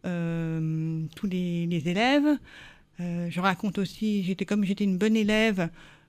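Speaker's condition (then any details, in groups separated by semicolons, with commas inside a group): Born deaf; congenital deafness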